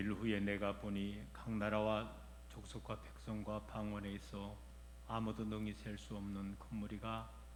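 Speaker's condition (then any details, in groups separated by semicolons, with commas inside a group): No condition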